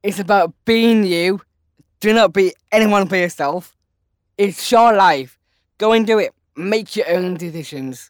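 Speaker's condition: Down syndrome

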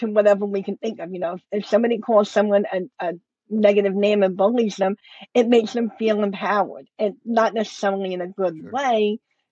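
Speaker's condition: Cleft lip and palate; congenital, surgeries from 2 months, lip and palate closure, nose reconstruction, two bone grafts, ear tubes; speech affected, workplace discrimination over how speaks

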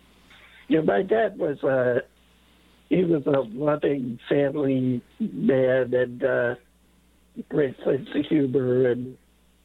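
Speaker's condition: Late-onset Pompe disease; over 250 infusions

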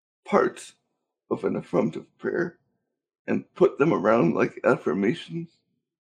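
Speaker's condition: Cerebral palsy; cerebral palsy since birth

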